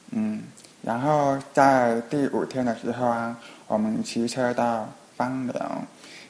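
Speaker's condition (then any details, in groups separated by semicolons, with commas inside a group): Hearing impairment; gets interrupted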